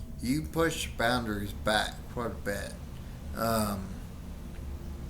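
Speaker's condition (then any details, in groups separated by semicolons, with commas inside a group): Friedreich's ataxia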